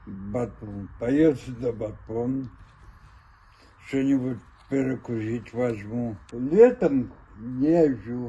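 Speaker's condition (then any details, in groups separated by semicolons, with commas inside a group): Cerebral palsy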